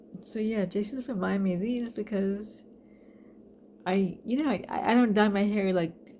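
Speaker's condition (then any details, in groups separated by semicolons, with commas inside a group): Cerebral palsy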